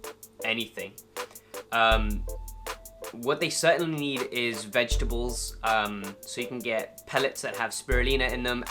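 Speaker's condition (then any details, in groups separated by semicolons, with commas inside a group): No condition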